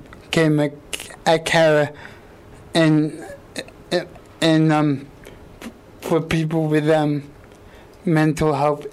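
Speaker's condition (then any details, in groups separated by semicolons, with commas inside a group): Quadriplegic cerebral palsy; age 28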